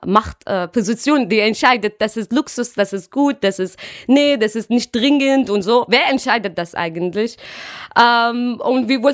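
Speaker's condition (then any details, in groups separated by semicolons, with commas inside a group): No condition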